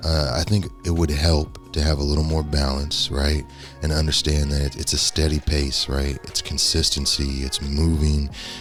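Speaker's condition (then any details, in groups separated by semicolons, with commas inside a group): No condition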